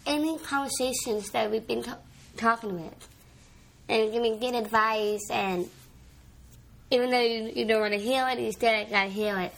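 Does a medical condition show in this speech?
Yes: Down syndrome.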